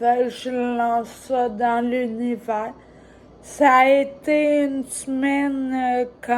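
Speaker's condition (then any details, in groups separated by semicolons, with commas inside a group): Ataxia; degenerative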